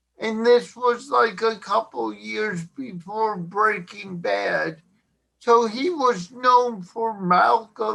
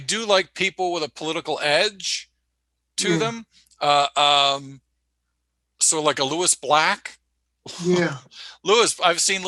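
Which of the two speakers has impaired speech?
The first: cerebral palsy; since birth, born not breathing.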